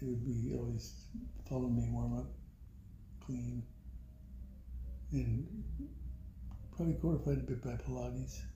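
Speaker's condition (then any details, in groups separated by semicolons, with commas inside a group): Parkinson's; voice weakened by Parkinson's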